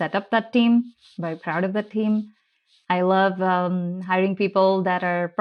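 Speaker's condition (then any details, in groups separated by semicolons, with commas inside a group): No condition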